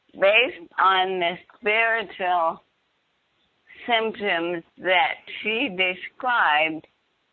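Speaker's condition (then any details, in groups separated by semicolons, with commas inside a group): ALS, bulbar palsy; bulbar onset, throat, tongue, cheeks, then upper arms, diagnosed after 18 months, Deanna protocol slowing progression; faltering voice as first symptom, throat problems first treated as H. Pylori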